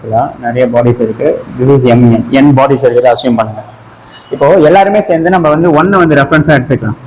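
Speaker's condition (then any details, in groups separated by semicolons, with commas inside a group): No condition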